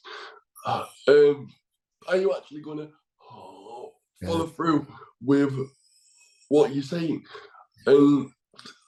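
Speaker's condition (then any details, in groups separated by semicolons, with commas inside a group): Cerebral palsy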